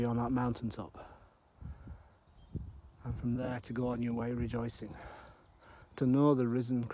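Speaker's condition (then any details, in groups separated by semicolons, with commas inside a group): No condition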